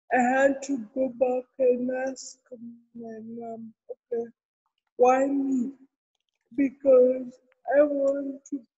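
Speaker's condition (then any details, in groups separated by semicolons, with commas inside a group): Cerebral palsy; did not cry or breathe at birth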